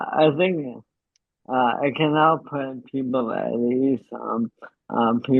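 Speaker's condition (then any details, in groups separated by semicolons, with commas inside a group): ALS; uses pre-recorded voice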